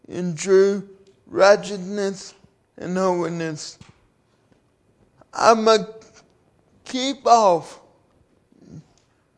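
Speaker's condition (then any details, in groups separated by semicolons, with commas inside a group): Cerebral palsy; 37 years since onset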